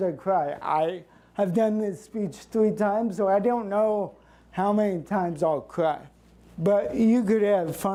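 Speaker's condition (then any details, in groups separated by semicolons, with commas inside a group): Cerebral palsy; since birth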